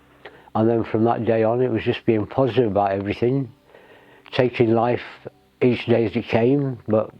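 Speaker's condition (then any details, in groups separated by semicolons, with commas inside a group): Mouth cancer surgery; began as cheek ulcer, surgery with skin grafts, one saliva gland; stage T3, radiotherapy, chemotherapy, on medication; mouth dries when talking, tongue and lip swelling affect speech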